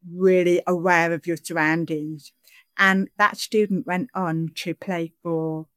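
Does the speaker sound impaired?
Yes: deafness; sign-supported English, signing and speaking at the same time.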